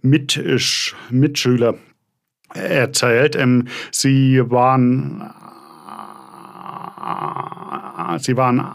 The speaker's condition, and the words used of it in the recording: Stuttering. Ich bin jetzt Ende 20 und ich stotter mein Leben lang